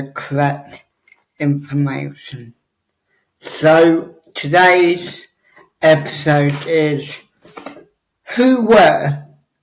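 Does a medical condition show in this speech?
Yes: cerebral palsy; obvious speech impediment.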